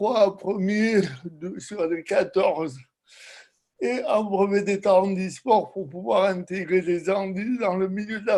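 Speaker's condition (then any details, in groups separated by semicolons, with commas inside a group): Cerebral palsy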